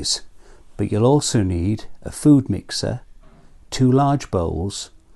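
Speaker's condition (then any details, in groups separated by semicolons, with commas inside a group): No condition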